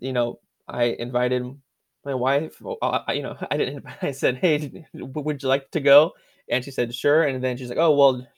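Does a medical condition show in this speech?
Yes: stuttering; stutter since first learning to speak, speech therapy throughout, aimed at fluency rather than acceptance; trying to learn strategies to minimize stuttering and increase fluency; says fewer words in short timed speaking slots, inconvenient at times; here repeated sounds, blocks.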